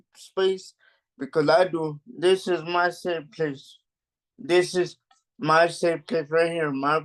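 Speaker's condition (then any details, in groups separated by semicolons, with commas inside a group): Cerebral palsy; mild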